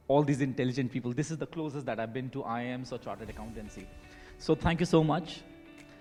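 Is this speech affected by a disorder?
No.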